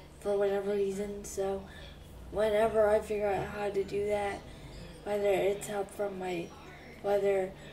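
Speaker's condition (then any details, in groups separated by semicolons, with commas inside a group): Cerebral palsy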